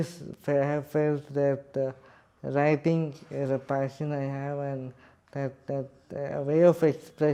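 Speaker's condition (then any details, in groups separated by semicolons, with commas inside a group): Cerebral palsy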